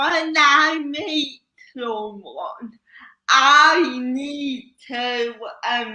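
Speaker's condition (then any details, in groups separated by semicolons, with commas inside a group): Cerebral palsy; slow muscles, affects legs; slow speech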